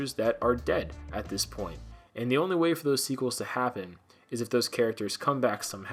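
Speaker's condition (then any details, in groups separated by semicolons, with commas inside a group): No condition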